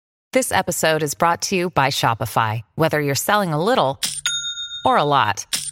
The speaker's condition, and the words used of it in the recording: None; typical speech.